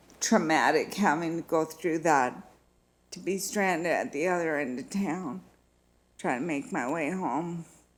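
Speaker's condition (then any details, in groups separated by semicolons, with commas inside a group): Multiple sclerosis; needs time to get voice up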